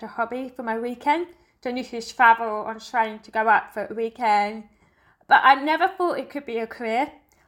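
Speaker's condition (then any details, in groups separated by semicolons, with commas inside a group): Deafness; dances by counting and following partner Giovanni's lead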